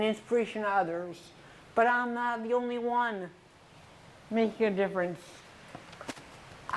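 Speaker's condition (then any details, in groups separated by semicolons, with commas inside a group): Cerebral palsy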